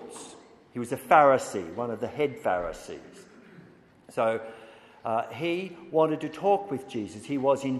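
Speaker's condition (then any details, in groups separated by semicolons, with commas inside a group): No condition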